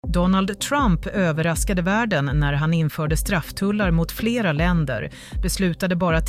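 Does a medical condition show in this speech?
No.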